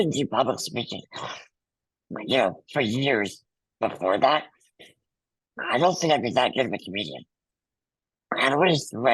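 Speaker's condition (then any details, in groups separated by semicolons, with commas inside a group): Muscular dystrophy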